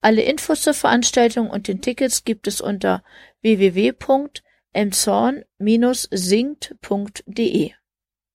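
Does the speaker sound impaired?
No.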